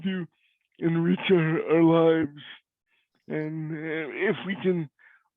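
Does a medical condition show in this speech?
Yes: cerebral palsy; voice is different.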